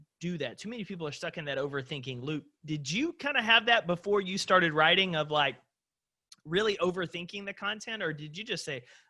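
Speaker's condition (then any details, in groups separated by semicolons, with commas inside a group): No condition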